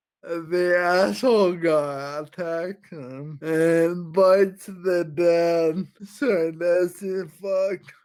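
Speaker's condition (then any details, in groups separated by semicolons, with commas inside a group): Friedreich's ataxia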